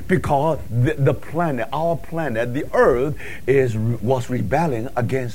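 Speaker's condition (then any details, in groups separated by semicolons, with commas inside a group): No condition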